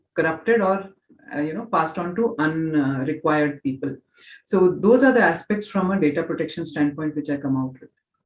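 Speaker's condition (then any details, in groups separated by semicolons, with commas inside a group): No condition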